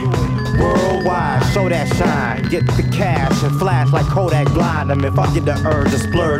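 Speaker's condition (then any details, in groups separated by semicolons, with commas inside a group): No condition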